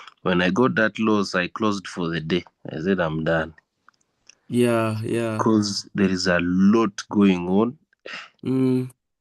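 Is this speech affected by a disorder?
No.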